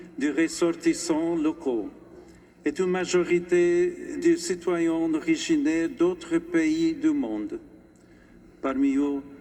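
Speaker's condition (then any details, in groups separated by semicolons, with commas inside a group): No condition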